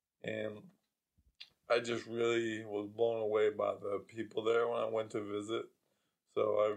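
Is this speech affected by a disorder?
Yes: ALS.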